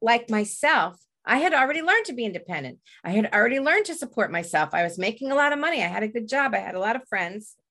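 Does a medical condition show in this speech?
No.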